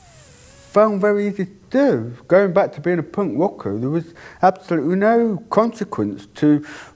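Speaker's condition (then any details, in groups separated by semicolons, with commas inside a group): Deafness; cannot hear own voice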